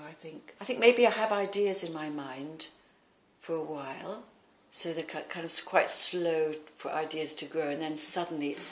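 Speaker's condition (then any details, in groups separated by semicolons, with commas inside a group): No condition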